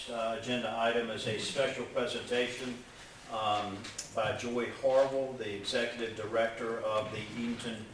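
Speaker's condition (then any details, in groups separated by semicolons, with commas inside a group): No condition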